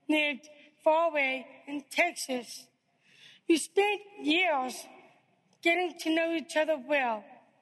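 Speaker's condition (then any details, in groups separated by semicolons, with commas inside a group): Down syndrome; diagnosed at birth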